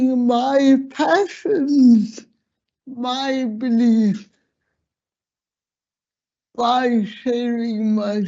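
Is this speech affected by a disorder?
Yes: slurred speech.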